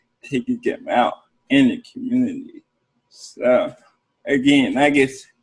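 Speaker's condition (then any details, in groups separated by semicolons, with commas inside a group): Cerebral palsy; from birth; speech therapy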